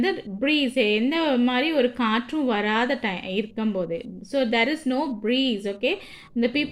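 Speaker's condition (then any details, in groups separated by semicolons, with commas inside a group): No condition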